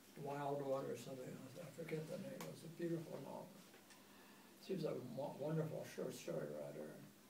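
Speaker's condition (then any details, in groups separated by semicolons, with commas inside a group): Tongue cancer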